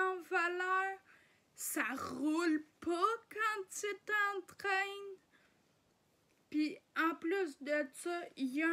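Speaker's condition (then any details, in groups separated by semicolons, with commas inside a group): Ataxia; degenerative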